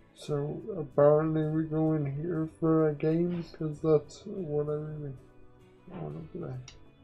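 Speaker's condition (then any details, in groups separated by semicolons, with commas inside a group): Quadriplegic cerebral palsy; uses one hand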